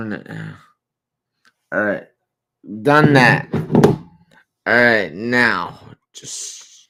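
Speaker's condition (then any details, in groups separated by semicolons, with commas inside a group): Traumatic brain injury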